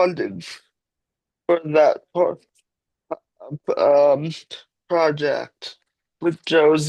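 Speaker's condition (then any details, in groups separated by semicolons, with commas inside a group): Cerebral palsy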